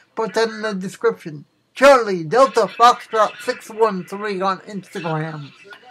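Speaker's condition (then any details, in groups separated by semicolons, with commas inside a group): Cerebral palsy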